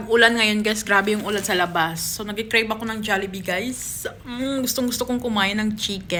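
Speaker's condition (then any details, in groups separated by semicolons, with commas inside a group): No condition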